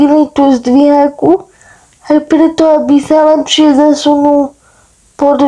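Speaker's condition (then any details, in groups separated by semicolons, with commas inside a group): Cerebral palsy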